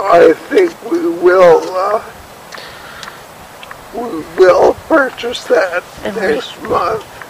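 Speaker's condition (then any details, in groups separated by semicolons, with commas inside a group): Cerebellar ataxia from brain tumour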